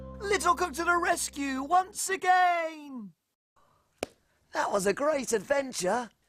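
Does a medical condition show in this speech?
No.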